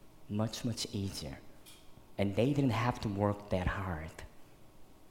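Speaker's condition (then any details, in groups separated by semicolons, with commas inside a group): Cleft lip and palate, severe; born in Korea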